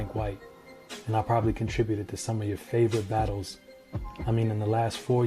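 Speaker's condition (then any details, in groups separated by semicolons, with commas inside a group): No condition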